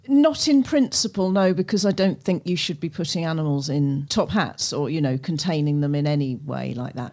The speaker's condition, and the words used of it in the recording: No condition.